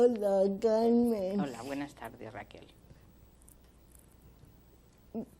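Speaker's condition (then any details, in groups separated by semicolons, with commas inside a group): Cerebral palsy; speaks with difficulty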